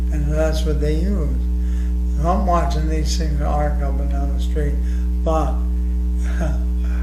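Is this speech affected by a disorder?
Yes: ALS.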